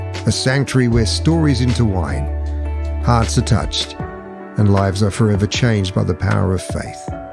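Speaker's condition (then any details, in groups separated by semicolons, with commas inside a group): No condition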